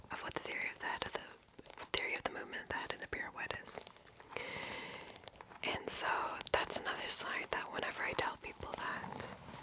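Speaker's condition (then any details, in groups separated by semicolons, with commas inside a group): No condition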